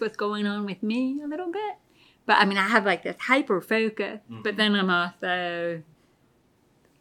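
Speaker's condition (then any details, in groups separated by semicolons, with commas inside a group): Deafness; relies on hearing aids and lip reading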